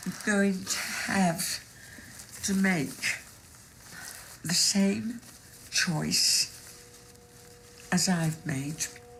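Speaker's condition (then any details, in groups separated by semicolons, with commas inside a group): Muscular dystrophy; limb girdle muscular dystrophy type 1a, inherited; rapidly progressing, severe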